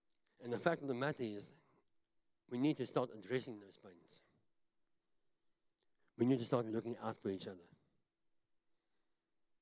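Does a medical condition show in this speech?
Yes: cleft palate; talks funny, self-described.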